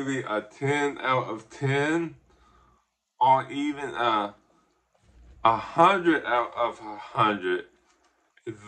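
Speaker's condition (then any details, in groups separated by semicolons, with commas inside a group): Ataxic cerebral palsy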